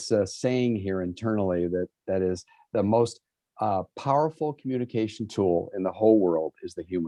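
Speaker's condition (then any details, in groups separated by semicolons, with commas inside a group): No condition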